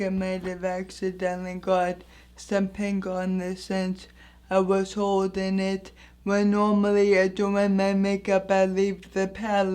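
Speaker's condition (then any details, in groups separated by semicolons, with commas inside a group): Anoxic brain injury; voice sounds affected by injury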